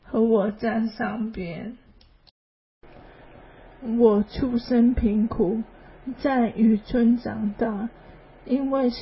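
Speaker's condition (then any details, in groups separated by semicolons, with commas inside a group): ALS; hand weakness, cannot write, type or grasp, arm muscle atrophy, cause unknown, year of immunoglobulin injections; slower speech, quieter voice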